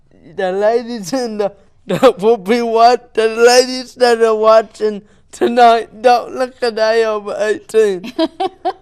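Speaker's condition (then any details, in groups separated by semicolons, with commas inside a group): Cerebral palsy; caused by accident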